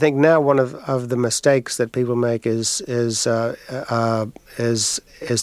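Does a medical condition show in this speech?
Yes: stutter; here repeated words, prolonged sounds.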